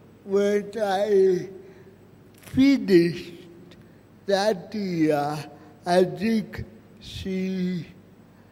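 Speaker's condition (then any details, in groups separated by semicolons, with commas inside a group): Cerebral palsy; present from birth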